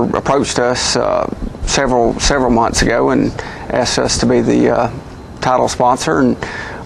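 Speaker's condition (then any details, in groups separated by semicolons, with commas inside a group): No condition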